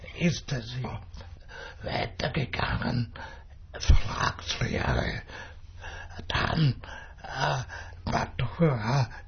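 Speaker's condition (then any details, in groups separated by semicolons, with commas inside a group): Dystonia with speech disorder; lifelong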